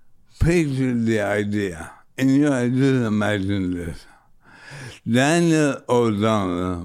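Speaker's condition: Motor neuron disease; ragged voice

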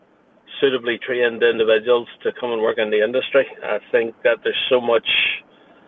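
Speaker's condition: No condition

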